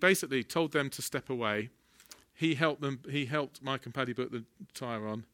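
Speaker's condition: No condition

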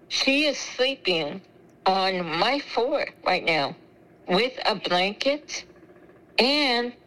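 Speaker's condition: Spinal muscular atrophy; congenital, ventilator

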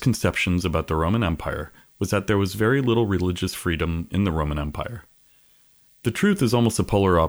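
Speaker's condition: No condition

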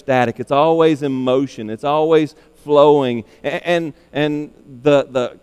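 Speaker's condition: No condition

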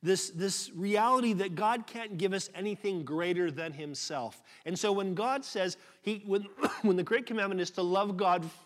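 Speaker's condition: No condition

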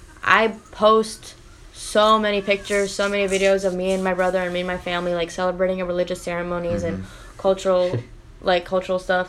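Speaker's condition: No condition

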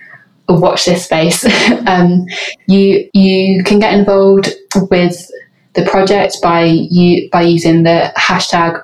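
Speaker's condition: Stammer; stammering left unedited in podcast, British Stammering Association no diversity without disfluency campaign; repeated sounds, repeated words, prolonged sounds

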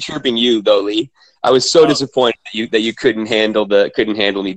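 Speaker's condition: No condition

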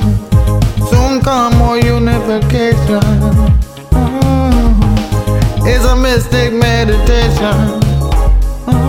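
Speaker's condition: No condition

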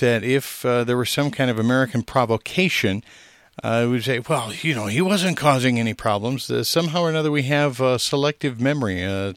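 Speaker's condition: No condition

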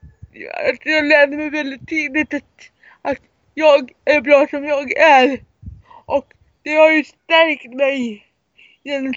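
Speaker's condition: Cerebral palsy; severe, wheelchair user

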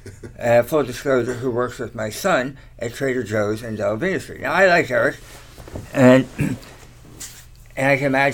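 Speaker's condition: Tongue cancer surgery; slight slur, talks okay

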